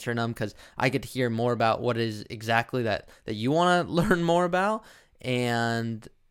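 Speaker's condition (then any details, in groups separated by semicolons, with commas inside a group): No condition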